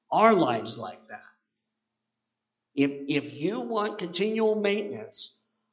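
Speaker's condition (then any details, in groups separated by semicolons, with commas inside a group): Cleft palate; 7 years of speech therapy, oral appliance once worn to help speak properly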